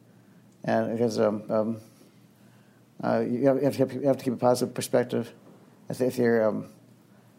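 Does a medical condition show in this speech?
Yes: young onset Parkinson's disease; symptoms from 17 with left foot twitching, diagnosed at 23, over 20 years; frequent word and phrase repetitions, many fillers, restarted phrases.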